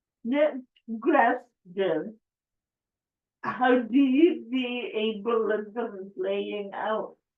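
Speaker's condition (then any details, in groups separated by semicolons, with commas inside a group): Cerebral palsy; affects speech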